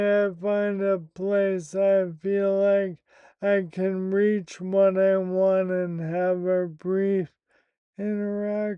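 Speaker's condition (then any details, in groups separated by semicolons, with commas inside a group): Primary lateral sclerosis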